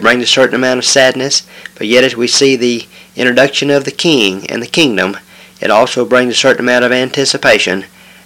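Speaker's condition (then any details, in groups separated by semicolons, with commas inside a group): No condition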